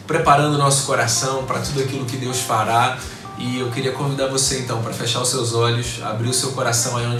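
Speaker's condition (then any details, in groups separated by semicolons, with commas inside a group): No condition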